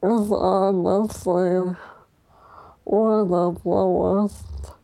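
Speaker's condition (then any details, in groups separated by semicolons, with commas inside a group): ALS; progressive, diagnosed at age 29, motorized wheelchair, almost fully paralyzed, can no longer type after fall; nearly a decade since diagnosis, breathes unaided, pseudobulbar affect, laughs and cries easily; harder to understand, slow sentence production, mute when hurt, losing voice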